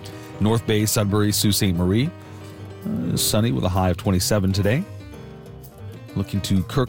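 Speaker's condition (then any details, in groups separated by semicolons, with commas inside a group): No condition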